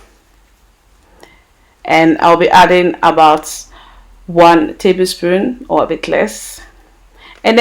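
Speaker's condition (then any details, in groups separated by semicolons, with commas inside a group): No condition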